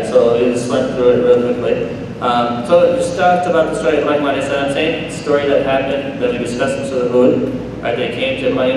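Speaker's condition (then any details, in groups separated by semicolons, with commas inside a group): No condition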